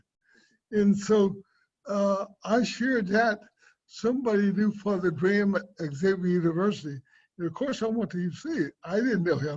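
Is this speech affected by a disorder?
Yes: cerebral palsy; swallowing and speech.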